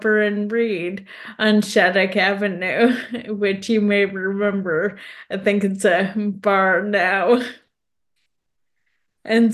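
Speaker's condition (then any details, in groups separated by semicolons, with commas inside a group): ALS; progressive neurological disease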